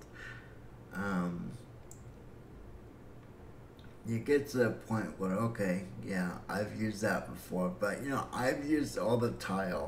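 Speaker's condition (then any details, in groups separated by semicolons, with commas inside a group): Cerebral palsy; breathing fine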